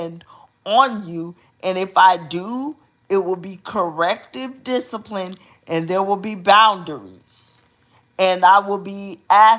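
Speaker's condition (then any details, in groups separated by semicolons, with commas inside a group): Cerebral palsy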